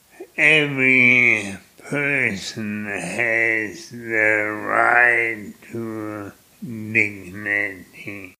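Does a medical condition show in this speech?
Yes: primary lateral sclerosis; motor neuron disease, neurologist gave 2 to 5 years, later found primary lateral sclerosis, legs then arms, hands, face, voice; about 12 years since diagnosis, worsening, less mobile, swallowing expected to fail; profoundly affected, speaks with effort, hard to follow.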